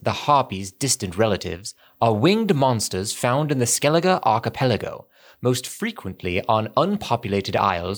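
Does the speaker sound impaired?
No.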